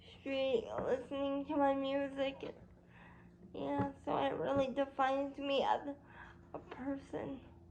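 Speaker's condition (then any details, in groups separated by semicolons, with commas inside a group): Cerebral palsy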